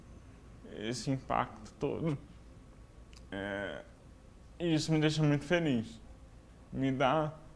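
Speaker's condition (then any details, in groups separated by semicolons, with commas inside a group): Cerebral palsy; affects motor coordination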